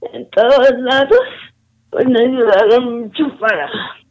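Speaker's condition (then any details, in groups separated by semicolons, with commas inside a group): Cerebral palsy; some difficulty speaking, able to speak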